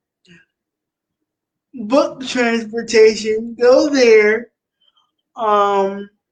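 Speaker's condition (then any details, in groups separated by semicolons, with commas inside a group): Cerebral palsy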